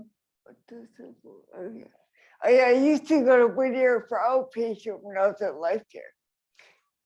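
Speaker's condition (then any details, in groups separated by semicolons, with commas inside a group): Traumatic brain injury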